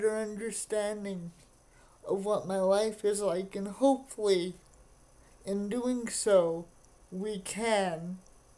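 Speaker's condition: Cerebral palsy; wheelchair user

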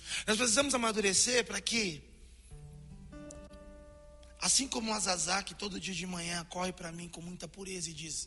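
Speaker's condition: No condition

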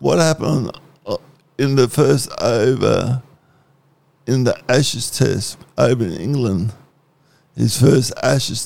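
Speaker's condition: Cerebral palsy; once cold stays cold

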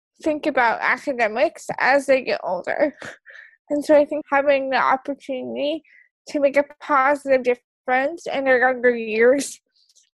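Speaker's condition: Cerebral palsy; wheelchair use, onset before birth

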